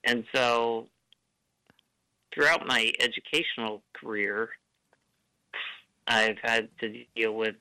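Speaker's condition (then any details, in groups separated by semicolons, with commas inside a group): Duchenne muscular dystrophy; diagnosed at age 3, power chair since about age 10, no ventilator earlier in life; uses a ventilator to breathe; ventilator may be audible, speech cadence slightly different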